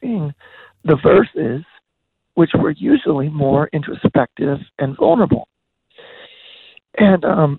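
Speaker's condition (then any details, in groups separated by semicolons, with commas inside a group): Voice disorder; progressive voice disorder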